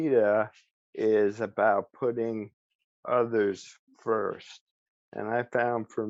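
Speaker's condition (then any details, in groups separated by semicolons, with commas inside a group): ALS; speech still preserved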